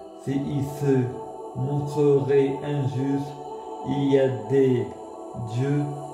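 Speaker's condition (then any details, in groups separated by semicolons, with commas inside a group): Multiple sclerosis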